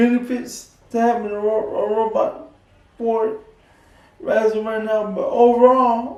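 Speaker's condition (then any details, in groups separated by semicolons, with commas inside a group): Cerebral palsy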